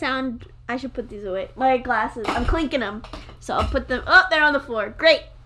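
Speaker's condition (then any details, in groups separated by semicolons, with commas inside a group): No condition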